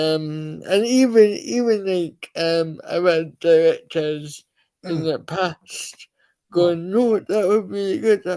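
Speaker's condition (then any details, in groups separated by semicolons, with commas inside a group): Cerebral palsy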